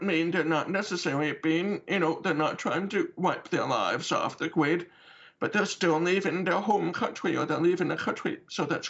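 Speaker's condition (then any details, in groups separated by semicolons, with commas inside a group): Deafness with cochlear implant; once damaged by water from hose and repaired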